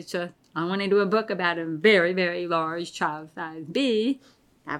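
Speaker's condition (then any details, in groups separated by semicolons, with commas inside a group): Deafness; pretty bad tinnitus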